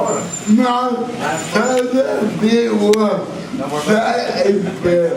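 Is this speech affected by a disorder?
Yes: cerebral palsy.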